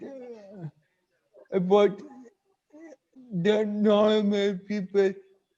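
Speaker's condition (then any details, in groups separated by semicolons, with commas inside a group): Cerebral palsy; from birth, affects walking; cannot speak normally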